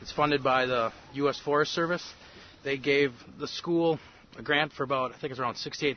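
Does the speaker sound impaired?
No.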